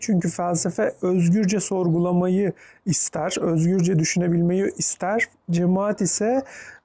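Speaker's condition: No condition

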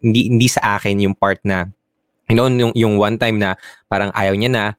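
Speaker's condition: No condition

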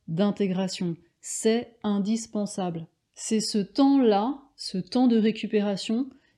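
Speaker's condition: No condition

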